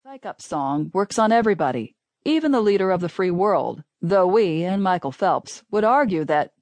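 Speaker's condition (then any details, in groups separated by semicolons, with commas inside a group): No condition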